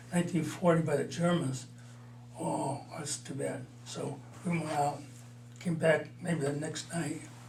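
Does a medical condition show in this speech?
Yes: Parkinson's disease; mild, about four years.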